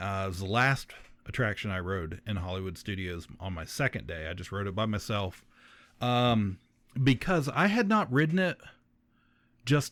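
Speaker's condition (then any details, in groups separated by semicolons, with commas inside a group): No condition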